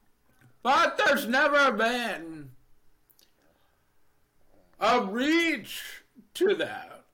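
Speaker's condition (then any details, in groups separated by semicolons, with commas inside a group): Deafness, Neurofibromatosis Type 2; first half deaf, then 2 months of no hearing, then amplifier gave some hearing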